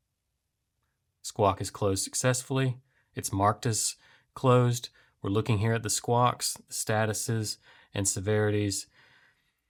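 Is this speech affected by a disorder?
No.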